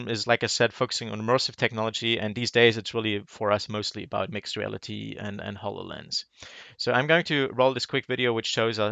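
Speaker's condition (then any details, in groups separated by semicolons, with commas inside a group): No condition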